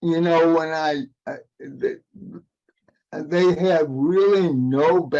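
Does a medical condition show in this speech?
Yes: cerebral palsy; aging adult, past 40.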